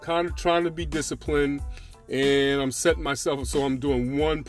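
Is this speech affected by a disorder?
No.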